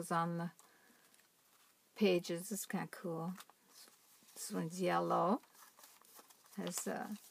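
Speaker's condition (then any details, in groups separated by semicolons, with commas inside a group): No condition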